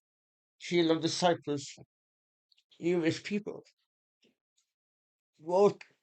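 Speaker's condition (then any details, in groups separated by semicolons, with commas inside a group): Muscular Parkinson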